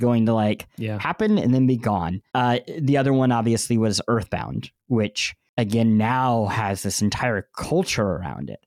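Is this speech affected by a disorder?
Yes: cleft lip and palate; congenital cleft lip and palate, surgeries most summers of childhood, bandaged, 2-3 months recovery each.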